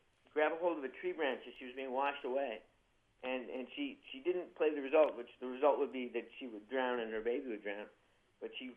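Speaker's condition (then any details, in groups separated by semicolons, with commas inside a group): Parkinson's disease, young-onset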